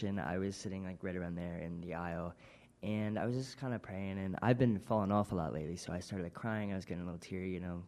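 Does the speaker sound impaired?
No.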